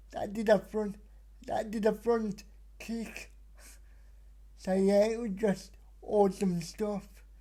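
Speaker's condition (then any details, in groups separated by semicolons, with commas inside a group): Cerebral palsy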